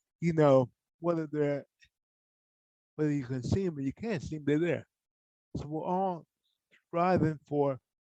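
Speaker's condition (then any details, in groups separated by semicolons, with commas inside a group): Cerebral palsy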